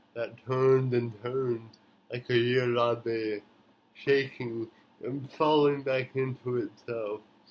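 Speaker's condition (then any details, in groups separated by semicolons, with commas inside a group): Cerebral palsy; since birth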